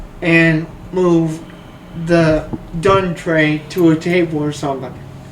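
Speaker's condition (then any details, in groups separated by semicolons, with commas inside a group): Cerebral palsy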